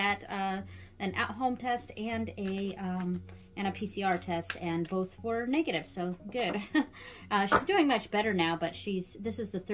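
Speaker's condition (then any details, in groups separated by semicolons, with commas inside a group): No condition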